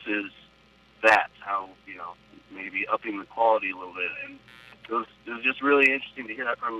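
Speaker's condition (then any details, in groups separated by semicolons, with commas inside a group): No condition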